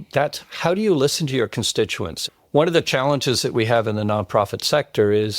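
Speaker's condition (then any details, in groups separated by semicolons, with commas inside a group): No condition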